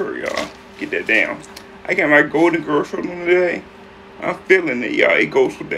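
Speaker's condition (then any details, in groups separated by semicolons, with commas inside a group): Cerebral palsy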